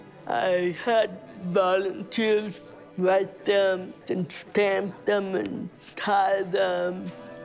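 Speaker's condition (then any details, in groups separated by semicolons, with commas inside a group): Cerebral palsy; speech therapy by age four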